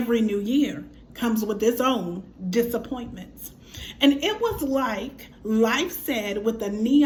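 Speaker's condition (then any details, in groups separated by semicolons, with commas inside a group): No condition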